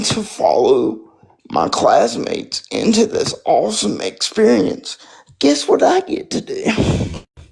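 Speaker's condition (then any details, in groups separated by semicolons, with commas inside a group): Spastic quadriplegic cerebral palsy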